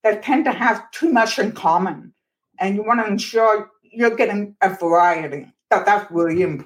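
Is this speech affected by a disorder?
Yes: profoundly deaf, born profoundly deaf; profound deafness from birth, wears bionic ear, uses captioning and relay services; speaks rather than signs, cannot hear to talk on phone, uses texting instead.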